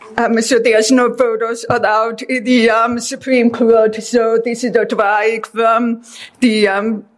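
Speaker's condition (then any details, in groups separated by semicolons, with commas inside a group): Deafness; deaf since childhood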